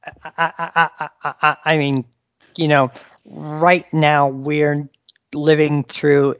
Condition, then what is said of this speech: Stuttering. I wanted you to hear the stutters, so I'm deciding to leave them in.